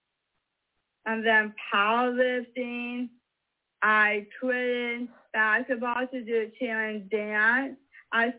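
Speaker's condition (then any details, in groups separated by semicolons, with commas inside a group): Mosaic Down syndrome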